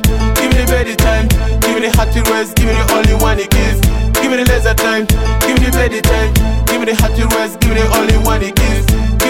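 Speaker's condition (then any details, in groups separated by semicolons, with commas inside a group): No condition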